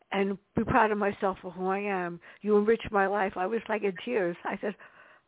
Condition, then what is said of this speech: No condition.